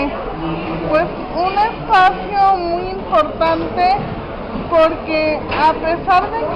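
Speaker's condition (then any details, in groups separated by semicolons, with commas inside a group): Cerebral palsy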